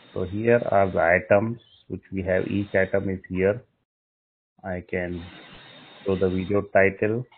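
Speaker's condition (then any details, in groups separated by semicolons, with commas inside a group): No condition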